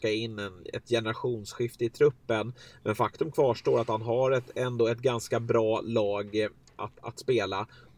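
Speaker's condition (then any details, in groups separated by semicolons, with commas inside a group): No condition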